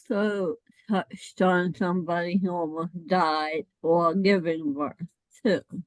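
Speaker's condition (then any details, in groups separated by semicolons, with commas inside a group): Cerebral palsy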